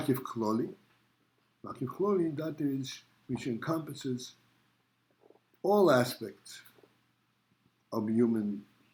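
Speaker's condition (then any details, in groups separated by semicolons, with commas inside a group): No condition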